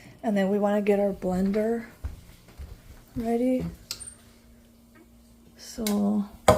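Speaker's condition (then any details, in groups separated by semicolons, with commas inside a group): No condition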